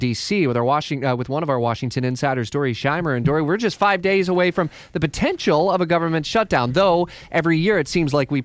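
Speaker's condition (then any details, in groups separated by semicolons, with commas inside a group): No condition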